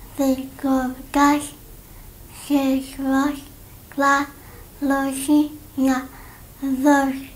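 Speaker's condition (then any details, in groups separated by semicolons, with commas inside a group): Cerebral palsy; cannot walk independently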